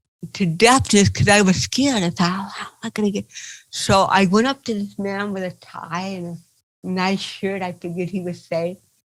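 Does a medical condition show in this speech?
Yes: cerebral palsy; from birth, titanium neck.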